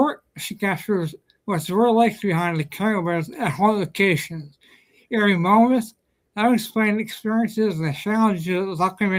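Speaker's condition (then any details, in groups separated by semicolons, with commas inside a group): Ataxia; may slur speech, may sound drunk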